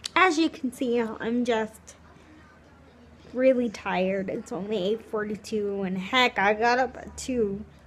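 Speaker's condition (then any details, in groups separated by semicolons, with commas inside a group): Cerebral palsy, spastic, severe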